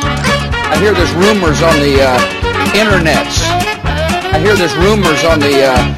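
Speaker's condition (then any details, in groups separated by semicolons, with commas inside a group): No condition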